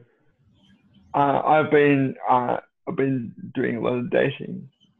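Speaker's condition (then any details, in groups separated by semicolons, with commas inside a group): Cerebral palsy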